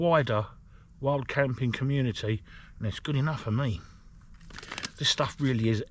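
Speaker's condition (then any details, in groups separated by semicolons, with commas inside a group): No condition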